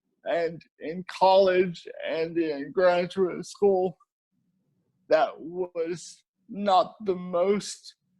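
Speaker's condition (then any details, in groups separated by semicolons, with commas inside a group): Cerebral palsy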